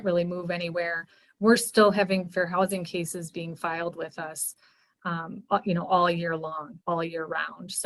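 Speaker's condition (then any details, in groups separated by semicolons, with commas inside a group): No condition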